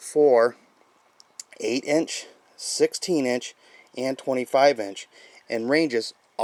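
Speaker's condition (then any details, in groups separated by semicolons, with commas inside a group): No condition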